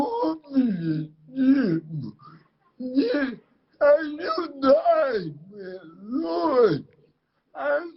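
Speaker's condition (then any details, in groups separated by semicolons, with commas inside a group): Cerebral palsy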